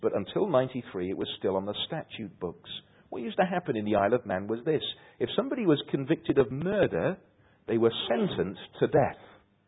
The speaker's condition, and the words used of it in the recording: No condition.